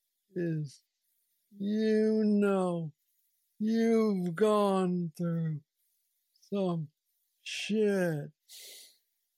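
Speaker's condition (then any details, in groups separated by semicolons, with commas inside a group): Parkinson's disease; about 9 years since diagnosis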